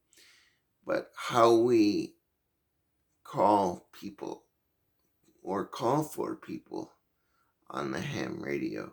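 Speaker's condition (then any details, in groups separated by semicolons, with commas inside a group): Cerebral palsy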